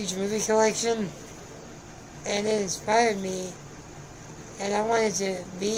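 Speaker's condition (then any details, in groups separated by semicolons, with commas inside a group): Spinal muscular atrophy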